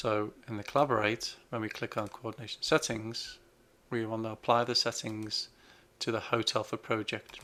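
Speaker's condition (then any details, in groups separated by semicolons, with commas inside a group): No condition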